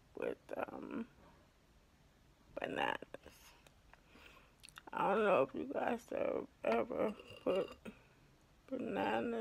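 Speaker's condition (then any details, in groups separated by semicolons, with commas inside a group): ALS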